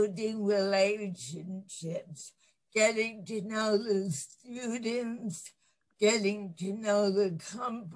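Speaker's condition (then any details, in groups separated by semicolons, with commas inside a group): Cerebral palsy; lifelong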